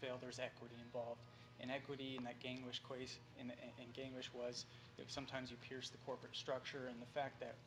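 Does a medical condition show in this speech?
No.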